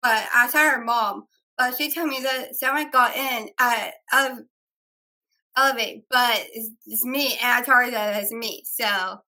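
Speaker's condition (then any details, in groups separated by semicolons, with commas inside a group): Down syndrome; three copies of 21st chromosome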